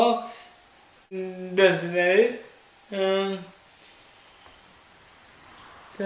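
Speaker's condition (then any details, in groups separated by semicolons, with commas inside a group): Cerebral palsy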